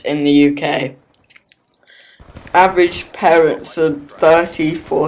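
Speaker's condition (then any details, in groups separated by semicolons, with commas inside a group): Cerebral palsy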